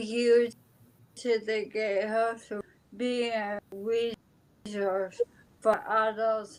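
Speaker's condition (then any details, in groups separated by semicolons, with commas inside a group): ALS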